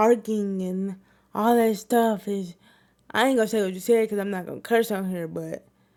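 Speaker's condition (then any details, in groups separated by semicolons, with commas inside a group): Cerebral palsy; wheelchair user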